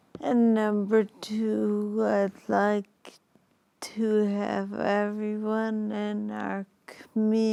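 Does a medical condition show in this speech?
Yes: ataxia.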